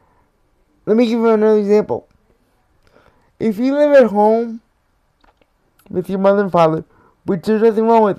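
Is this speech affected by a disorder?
Yes: cerebral palsy.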